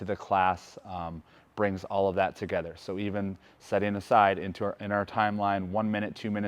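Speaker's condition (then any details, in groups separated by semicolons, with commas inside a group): No condition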